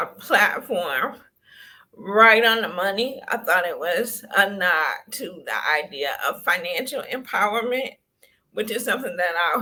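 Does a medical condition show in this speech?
Yes: cerebral palsy.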